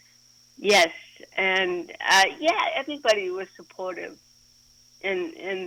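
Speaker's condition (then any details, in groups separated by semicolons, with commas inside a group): Cerebral palsy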